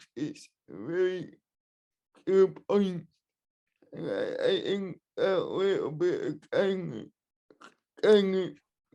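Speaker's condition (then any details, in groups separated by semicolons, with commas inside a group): Cerebral palsy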